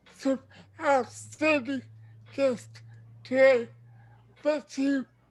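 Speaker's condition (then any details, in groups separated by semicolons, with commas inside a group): Cerebral palsy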